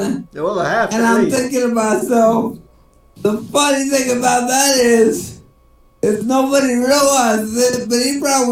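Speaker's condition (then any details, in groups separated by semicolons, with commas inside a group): Cerebral palsy; speech sounds drunk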